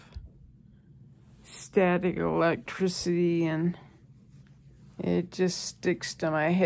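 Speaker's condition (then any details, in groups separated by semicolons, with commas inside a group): ALS; receiving hospice care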